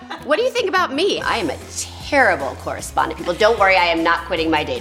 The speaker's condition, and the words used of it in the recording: None; typical speech.